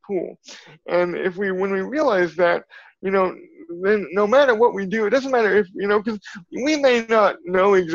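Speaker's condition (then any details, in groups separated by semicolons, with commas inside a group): Cerebral palsy; from birth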